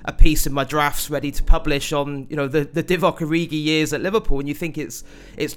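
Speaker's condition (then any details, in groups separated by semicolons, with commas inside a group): No condition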